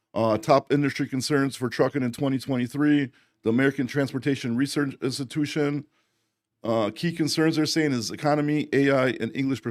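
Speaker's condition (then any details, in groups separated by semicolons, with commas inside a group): No condition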